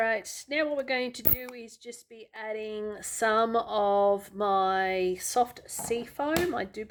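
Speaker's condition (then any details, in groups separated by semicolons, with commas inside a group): No condition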